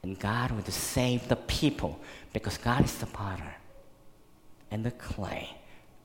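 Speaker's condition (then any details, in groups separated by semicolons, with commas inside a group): Cleft lip and palate, severe; one in junior high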